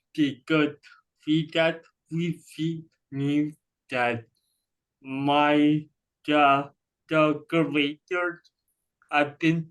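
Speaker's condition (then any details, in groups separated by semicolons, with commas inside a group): Cerebral palsy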